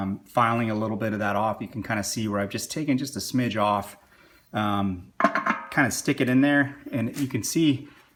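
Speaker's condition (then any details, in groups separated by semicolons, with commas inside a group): No condition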